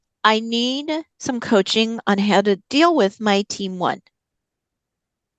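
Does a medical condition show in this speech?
No.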